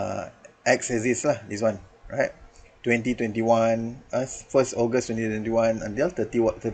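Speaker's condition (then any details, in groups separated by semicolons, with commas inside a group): No condition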